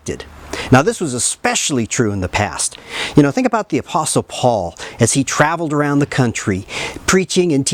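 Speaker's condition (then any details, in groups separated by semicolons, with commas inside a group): No condition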